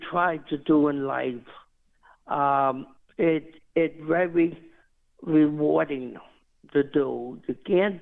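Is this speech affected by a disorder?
Yes: cerebral palsy; walks independently, climbs stairs to top of Empire State Building.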